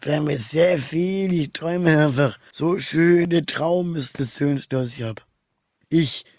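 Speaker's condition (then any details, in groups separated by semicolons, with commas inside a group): Down syndrome; trisomy 21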